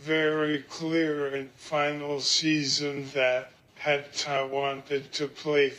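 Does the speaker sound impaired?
Yes: ALS, through a speech-generating device; diagnosed about two years ago, lost use of all limbs; recent pneumonia with hospital stay, speaking through electronic equipment; lost use of voice, speaks through eye-operated letter-selection device with speak button.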